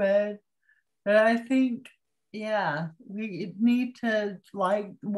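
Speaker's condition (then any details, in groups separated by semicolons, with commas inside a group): Cerebral palsy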